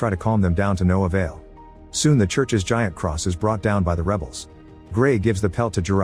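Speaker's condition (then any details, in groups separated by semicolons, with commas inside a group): No condition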